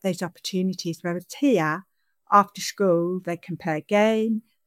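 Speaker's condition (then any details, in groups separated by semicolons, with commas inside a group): Deafness; questions interpreted into sign language by interpreter Lisa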